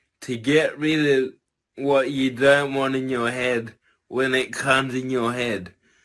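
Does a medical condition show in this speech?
Yes: cerebral palsy; from birth, tight muscles.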